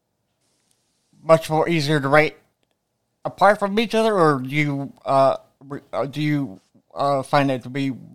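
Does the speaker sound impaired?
Yes: cerebral palsy.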